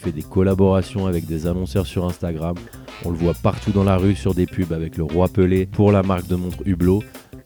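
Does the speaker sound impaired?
No.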